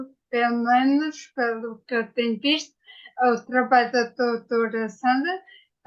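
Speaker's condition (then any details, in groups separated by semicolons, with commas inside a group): Ataxia after brain injury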